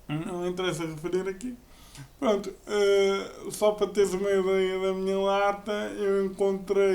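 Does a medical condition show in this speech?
Yes: cerebral palsy; uses a wheelchair.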